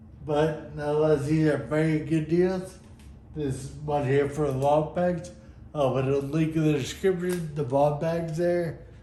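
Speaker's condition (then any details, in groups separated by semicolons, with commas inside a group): Friedreich's ataxia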